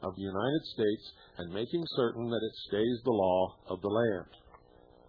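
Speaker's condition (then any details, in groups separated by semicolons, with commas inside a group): No condition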